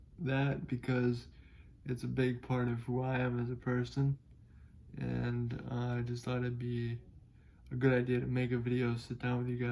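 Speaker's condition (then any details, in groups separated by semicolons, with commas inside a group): Cerebral palsy; able to speak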